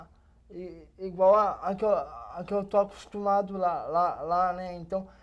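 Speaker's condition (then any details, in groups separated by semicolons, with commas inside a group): Cerebral palsy; age 27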